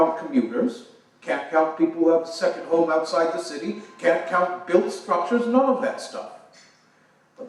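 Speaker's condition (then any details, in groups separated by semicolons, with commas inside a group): No condition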